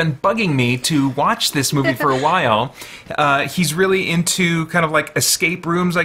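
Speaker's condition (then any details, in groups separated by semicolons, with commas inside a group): No condition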